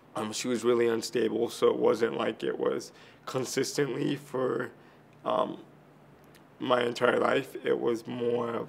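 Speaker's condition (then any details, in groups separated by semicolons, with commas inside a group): Cerebral palsy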